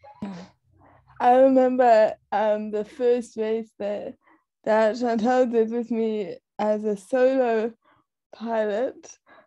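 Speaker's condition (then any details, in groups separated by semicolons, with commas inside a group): Cerebral palsy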